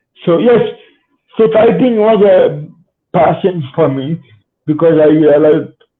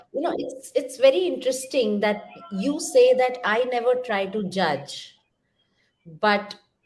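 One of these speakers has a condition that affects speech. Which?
The first: cerebral palsy; spastic type, very tight muscles, from birth, types with one finger; slow speech, formerly very impaired, 10-15 years to master.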